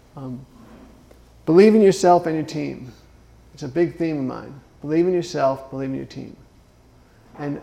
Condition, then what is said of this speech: Parkinson's disease. I got in from Saskatoon to Saskatchewan yesterday. That's a hard thing to say.